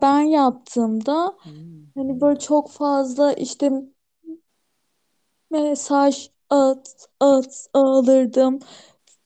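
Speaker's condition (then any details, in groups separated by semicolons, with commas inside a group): Stuttering; stutters normally, much more at work and when anxious, very little when alone and relaxed; repeated sounds, blocks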